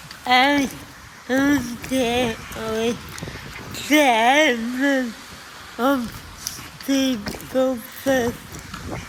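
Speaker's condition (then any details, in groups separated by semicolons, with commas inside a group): Cerebral palsy; from birth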